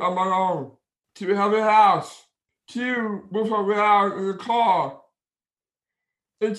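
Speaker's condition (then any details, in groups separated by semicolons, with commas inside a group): Down syndrome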